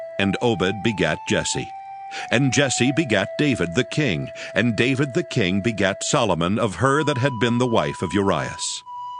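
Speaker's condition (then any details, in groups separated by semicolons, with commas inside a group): No condition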